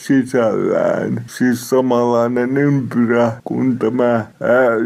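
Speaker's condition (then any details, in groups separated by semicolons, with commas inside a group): Cerebral palsy; speech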